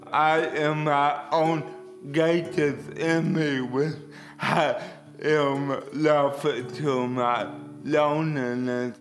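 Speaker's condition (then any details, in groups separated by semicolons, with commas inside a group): Cerebral palsy; crawls around on carpet every day, physically wearing on body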